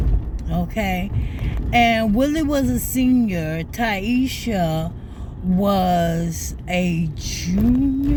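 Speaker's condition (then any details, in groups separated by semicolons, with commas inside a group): ALS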